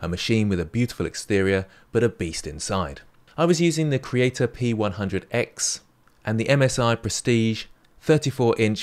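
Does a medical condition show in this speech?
No.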